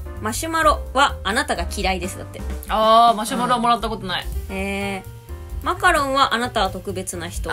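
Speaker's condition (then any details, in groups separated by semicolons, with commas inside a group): No condition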